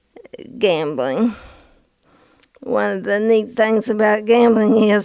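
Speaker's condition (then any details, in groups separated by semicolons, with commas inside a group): Parkinson's disease; onset early 50s, full body tremor, over decade since diagnosis, off dopamine drug, worse tremor, cane and walker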